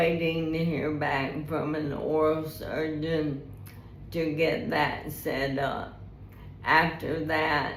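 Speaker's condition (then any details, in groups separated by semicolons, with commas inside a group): ALS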